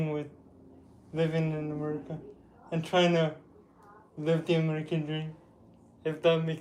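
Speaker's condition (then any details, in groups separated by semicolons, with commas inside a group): Cerebral palsy; with developmental delay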